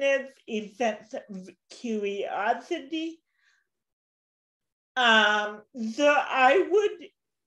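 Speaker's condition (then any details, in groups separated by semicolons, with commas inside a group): Cerebral palsy; since birth, walks with walker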